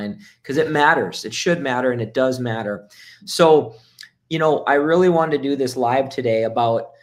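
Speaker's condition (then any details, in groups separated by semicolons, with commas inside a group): No condition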